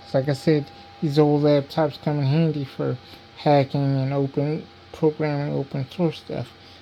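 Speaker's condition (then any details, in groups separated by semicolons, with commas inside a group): Cerebral palsy; diplegia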